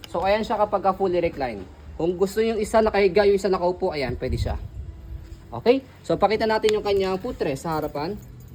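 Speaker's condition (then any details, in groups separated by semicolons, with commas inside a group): No condition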